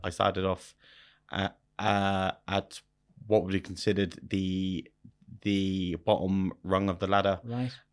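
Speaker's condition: Stutter; about five times worse when speaking German; repeated sounds, repeated words, prolonged sounds

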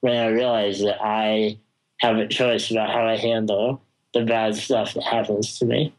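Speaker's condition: Spinal muscular atrophy; jaw and tongue weakness affects talking, sounds mumbly, at times difficult to understand

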